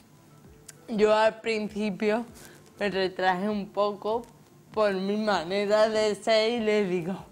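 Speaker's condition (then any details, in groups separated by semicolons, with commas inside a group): Cerebral palsy from birth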